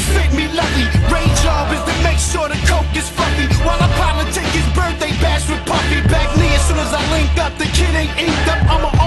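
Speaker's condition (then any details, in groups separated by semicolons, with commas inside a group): No condition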